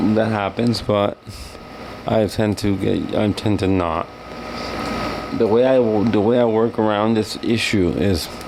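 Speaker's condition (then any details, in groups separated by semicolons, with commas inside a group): Cerebral palsy; wheelchair user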